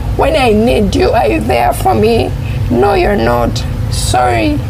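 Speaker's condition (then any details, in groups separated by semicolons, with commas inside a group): Cerebral palsy; onset in secondary school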